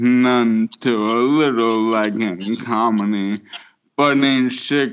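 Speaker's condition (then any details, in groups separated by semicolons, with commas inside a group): Motor neuron disease; can no longer dance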